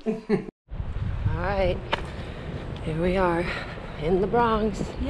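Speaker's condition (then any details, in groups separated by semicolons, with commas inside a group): No condition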